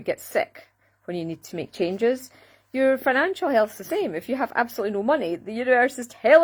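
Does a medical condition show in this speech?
No.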